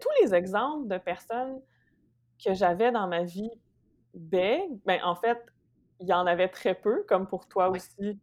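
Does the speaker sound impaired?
Yes: stuttering; stuttering since earliest memory, diagnosed at seven, moderate per speech therapy report, childhood speech therapy; still stutters, recently stuttered on words maîtrise and orthophonie; speaking never easy, hid stuttering, word substitution, avoided feared words, avoided long stories, more tension with adults; here repeated sounds.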